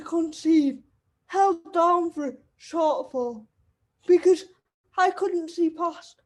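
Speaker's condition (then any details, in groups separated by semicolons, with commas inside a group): Cerebral palsy; wheelchair user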